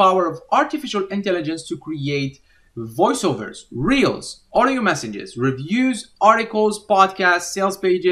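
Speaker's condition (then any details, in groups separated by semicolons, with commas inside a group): No condition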